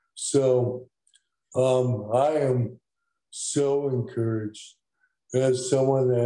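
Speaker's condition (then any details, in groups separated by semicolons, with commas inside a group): ALS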